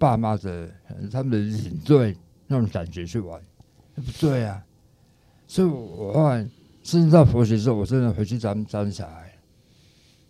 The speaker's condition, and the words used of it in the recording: Tongue cancer surgery. 康復後他每天都會練習發音，因此現在說話才有辦法那麼清晰，遇到的人都認為是個奇蹟！